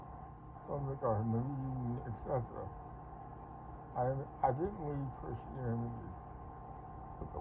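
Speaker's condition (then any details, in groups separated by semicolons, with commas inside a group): Parkinson's; speech impediment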